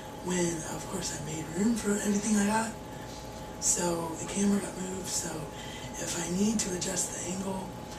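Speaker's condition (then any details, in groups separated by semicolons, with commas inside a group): Cerebral palsy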